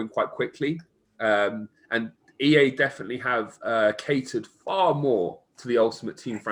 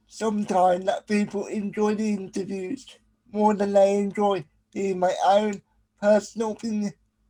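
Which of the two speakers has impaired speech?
The second: cerebral palsy; failed major surgery, bedbound two years; expected non-verbal, formerly rambling barely understood, now improved.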